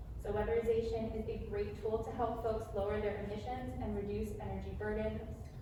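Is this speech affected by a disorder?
No.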